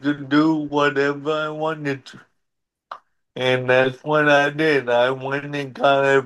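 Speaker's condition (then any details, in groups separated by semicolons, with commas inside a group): Cerebral palsy; could walk a little as a child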